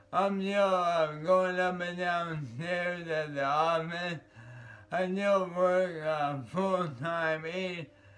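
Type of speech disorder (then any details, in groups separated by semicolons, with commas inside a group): Bulbar dysarthria; bulbar onset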